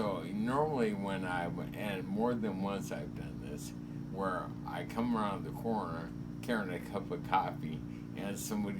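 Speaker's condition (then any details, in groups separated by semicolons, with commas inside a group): Parkinson's; speech difficulty, stumbles on words, reportedly better after treatment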